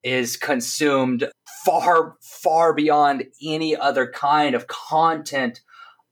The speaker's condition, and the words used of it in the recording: Stuttering. A thing you and your listeners might be able to pick up on is that I have a stutter.